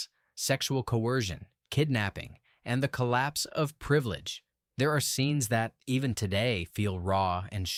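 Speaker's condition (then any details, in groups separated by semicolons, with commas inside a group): No condition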